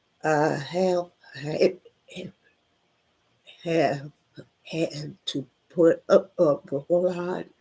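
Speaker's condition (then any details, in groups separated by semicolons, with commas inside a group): Spinal neurosarcoidosis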